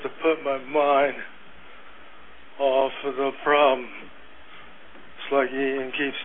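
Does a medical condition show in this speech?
Yes: Parkinson's disease; 7 or 8 years since onset, pills from neurologist, Cypress Palms fitness program, relaxation eases tremors; shaking from nervousness; speech affected by Parkinson's.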